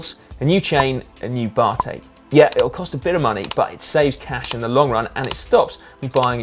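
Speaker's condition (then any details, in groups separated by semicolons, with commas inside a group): No condition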